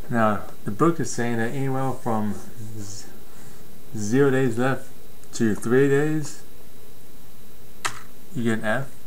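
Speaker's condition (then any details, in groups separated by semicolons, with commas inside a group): No condition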